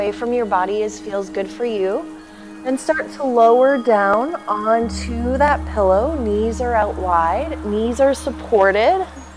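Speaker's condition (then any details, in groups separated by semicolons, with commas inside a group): No condition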